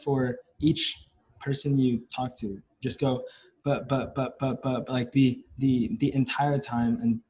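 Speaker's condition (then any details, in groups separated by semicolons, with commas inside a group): Stuttering; onset around age 5 or 6, biological father and maternal grandfather stutter, childhood speech therapy including easy onset; attends NSA and Stutter Social online support meetings; much worse when hiding it, hardly stutters when relaxed and open, harder at school, grandmother hears none; repeated words, prolonged sounds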